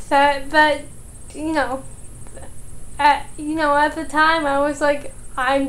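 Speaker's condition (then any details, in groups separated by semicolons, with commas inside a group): Cerebral palsy, mild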